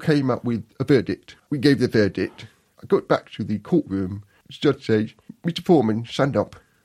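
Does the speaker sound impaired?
Yes: profound deafness; born profoundly deaf, cochlear implant giving limited hearing, lip-reads, hearing parents; asks others to face him and talk one at a time; learnt to speak rather than sign as child, hard work.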